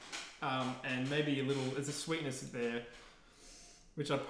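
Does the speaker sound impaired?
No.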